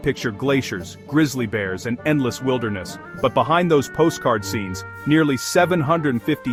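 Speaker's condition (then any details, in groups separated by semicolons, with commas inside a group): No condition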